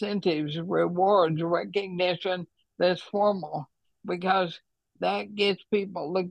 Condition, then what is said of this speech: ALS (motor neuron disease). Yeah, you can hear my tongue has trouble cooperating with me, and my hands on a, I can't write anymore.